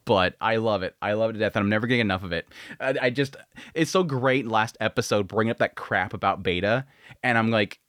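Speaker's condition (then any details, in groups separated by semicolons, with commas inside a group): No condition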